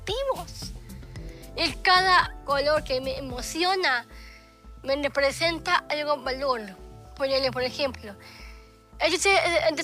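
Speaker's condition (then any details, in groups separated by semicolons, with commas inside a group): Down syndrome; short limbs, small feet, small hands, short arms, short neck and torso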